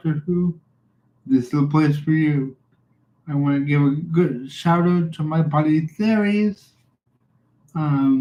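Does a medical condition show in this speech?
Yes: cerebral palsy.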